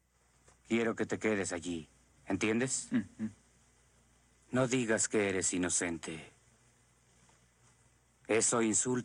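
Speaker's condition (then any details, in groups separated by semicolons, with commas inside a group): No condition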